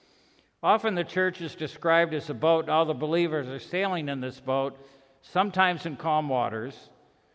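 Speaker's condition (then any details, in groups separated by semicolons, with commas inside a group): No condition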